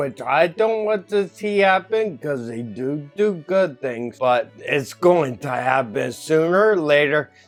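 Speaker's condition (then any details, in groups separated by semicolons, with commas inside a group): Ataxia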